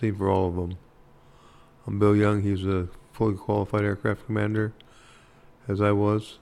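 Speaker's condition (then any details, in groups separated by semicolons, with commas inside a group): Parkinson's disease; hard time walking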